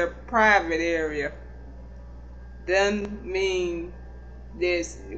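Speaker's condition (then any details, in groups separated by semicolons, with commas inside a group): Cerebral palsy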